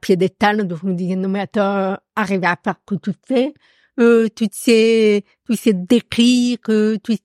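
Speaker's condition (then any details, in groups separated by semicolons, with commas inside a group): Profound deafness; audible accent from deafness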